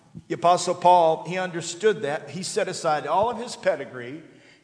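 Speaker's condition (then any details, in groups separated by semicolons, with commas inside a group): No condition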